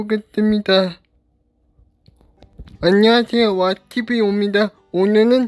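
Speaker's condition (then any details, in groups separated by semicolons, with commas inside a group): Cerebral palsy; brain lesion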